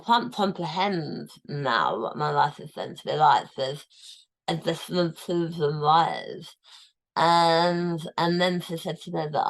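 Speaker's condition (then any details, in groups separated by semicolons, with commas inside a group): Tongue cancer, tongue removed; almost entire tongue removed, five millimeters left; post-surgery, cancer-free, diagnosed stage 4; relearned eating, liquids to purees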